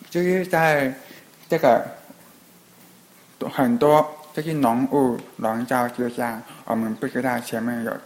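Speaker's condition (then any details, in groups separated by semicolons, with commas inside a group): Hearing impairment; Skype video calls hard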